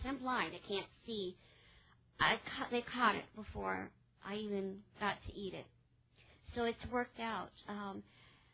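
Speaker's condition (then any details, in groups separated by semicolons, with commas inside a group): Cleft palate; congenital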